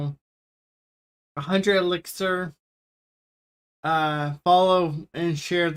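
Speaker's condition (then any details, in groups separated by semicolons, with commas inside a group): Cerebral palsy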